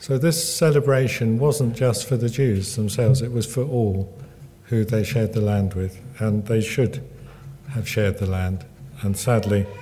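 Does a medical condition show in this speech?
Yes: Parkinson's; Parkinson's exercise programmes, table tennis and snooker groups.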